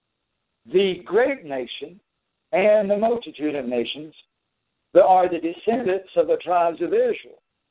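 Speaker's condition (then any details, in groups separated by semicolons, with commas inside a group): No condition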